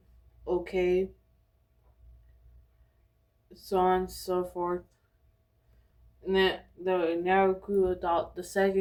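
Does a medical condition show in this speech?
Yes: cerebral palsy; brain damage, epilepsy, seizures since age one.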